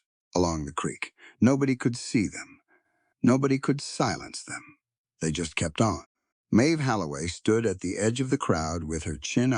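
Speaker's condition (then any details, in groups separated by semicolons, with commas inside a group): No condition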